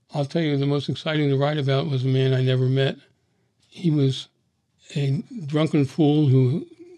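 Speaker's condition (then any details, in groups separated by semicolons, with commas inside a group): Parkinson's disease; Parkinson's progressing rapidly, fatal a few months after recording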